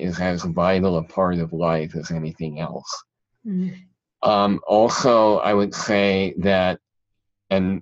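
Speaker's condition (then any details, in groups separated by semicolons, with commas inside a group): Cleft palate; present since childhood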